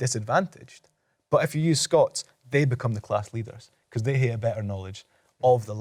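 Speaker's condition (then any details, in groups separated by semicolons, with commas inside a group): No condition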